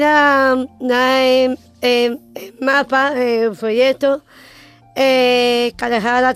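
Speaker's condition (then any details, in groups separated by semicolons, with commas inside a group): Down syndrome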